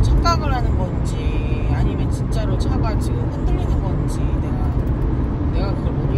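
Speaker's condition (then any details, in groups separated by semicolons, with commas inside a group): No condition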